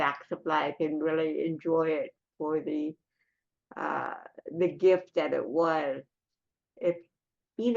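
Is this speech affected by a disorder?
Yes: cerebral palsy.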